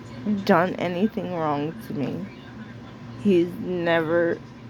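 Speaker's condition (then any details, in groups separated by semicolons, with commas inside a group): Cerebral palsy; sounds out of breath after therapy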